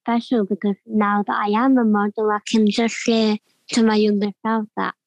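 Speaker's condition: Cleft palate; congenital

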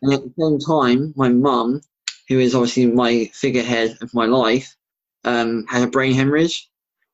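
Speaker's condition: Bilateral cleft lip and palate; congenital, severe

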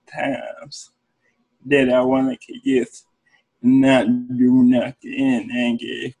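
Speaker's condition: Cerebral palsy; present from birth

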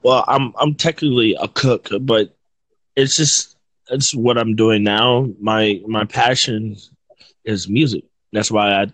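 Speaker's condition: No condition

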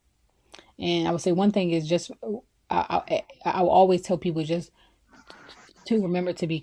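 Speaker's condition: Stutter; still has bad days; rehearses and records own voice before presentations; stuttering blocks, periods unable to say a word, stumbles on words, quickly gets back on track; repeated words, blocks

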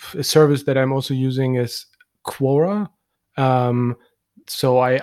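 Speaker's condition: No condition

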